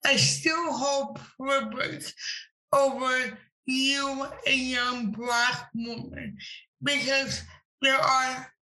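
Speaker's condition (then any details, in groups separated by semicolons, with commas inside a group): Cerebral palsy; since birth, uses wheelchair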